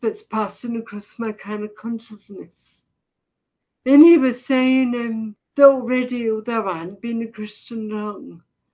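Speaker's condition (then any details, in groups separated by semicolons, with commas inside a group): Deafness, severe; can hardly understand speech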